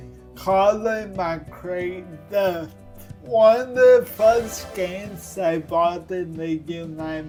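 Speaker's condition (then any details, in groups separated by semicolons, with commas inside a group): Cerebral palsy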